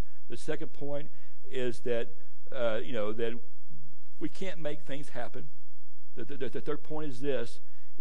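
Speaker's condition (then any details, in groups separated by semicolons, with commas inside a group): Stuttering; once felt speech made preaching impossible; preaching a sermon, prays for clarity of speech; jokes listeners probably haven't noticed; repeated words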